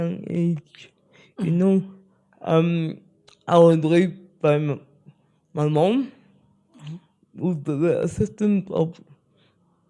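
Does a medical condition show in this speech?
Yes: spastic cerebral palsy; spastic cerebral palsy, from birth, brain injury, involuntary movements; speech affected, had speech therapy.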